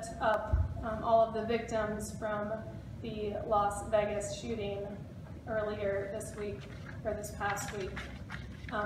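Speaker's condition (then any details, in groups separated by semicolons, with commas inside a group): No condition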